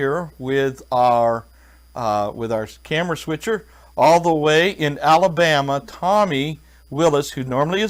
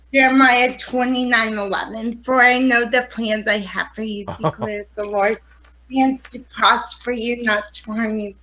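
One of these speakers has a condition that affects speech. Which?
The second: cerebral palsy; affects fine motor skills.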